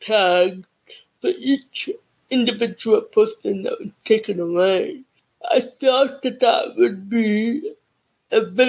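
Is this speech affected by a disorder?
Yes: cerebral palsy; childhood speech therapy.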